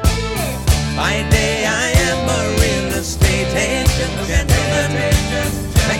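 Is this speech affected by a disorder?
No.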